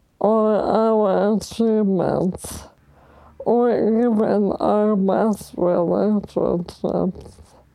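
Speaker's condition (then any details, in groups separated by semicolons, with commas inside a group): ALS; progressive, motorized wheelchair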